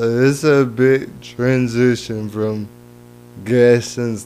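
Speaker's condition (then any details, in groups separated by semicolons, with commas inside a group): Cerebral palsy; lifelong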